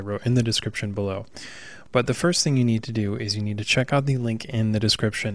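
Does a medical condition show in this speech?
No.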